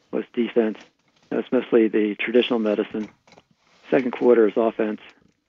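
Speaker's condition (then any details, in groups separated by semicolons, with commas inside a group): Parkinson's disease; right hand tremor at onset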